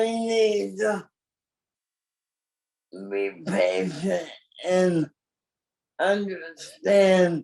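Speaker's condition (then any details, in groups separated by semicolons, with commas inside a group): Cerebral palsy; from birth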